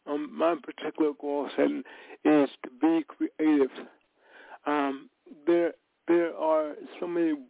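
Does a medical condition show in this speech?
Yes: cerebral palsy; from birth.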